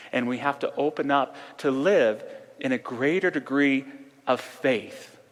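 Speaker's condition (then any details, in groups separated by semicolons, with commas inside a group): No condition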